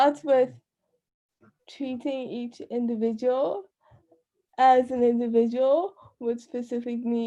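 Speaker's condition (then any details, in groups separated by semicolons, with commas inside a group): Cerebral palsy; lifelong wheelchair user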